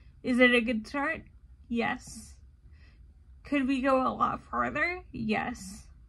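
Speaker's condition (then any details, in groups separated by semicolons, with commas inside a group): Cerebral palsy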